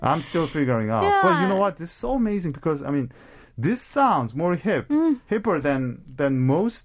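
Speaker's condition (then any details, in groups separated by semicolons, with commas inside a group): No condition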